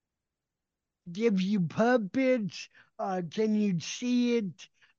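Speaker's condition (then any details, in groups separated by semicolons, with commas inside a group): Cerebral palsy; took longer to learn to talk as a child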